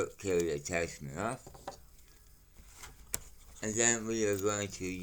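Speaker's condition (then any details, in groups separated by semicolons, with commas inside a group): Mouth cancer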